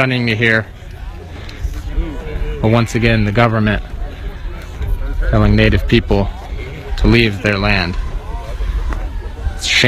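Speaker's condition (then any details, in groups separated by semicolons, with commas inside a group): No condition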